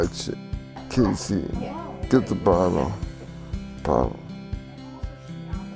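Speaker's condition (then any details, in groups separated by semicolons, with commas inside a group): Brain injury; car accident; about 5 years since accident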